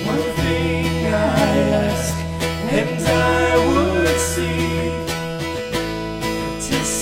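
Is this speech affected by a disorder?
No.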